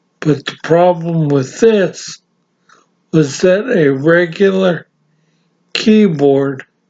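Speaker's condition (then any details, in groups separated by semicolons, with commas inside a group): Severe brain injury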